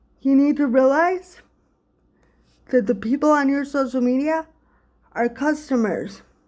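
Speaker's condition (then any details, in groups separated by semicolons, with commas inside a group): Cerebral palsy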